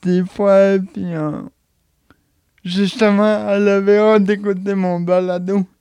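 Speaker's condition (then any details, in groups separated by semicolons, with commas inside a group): Cerebral palsy; since birth, unable to walk, personal helper comes, respite house since age 8 or 9; age 31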